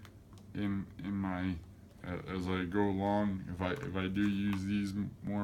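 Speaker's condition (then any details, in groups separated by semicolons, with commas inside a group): Cerebral palsy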